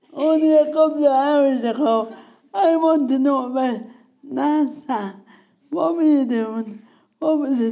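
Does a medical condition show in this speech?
Yes: speech impediment; wheelchair user, wears glasses; talks either too slow or too fast, hard to understand when too fast and animated.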